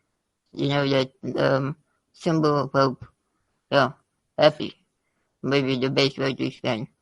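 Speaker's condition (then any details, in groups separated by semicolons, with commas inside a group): Spinal muscular atrophy type 2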